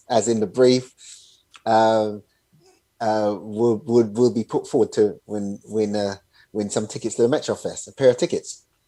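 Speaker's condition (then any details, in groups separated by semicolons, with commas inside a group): No condition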